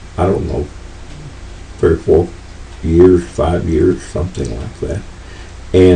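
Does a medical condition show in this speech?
Yes: Parkinson's; tremors as early symptom.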